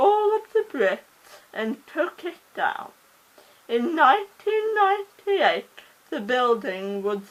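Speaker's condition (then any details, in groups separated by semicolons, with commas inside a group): Cerebral palsy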